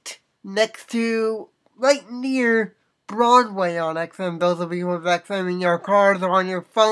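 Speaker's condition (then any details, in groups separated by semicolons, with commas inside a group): Cerebral palsy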